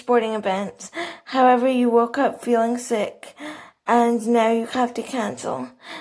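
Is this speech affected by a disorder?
Yes: cerebral palsy, athetoid; eats, chews and swallows normally.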